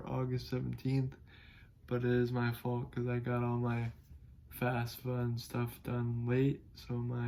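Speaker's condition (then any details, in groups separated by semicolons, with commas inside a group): Cerebral palsy; able to speak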